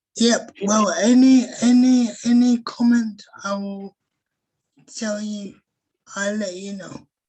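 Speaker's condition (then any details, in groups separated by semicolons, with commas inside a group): Cerebral palsy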